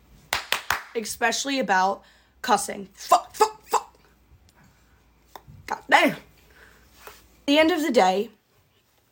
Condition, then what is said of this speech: Tourette syndrome. This is like making my tics go crazy.